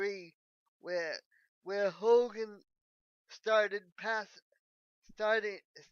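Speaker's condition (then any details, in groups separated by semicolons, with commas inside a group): Cerebral palsy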